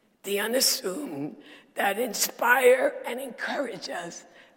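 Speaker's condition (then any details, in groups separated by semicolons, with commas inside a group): Dysphonia; dysphonia diagnosed about a decade ago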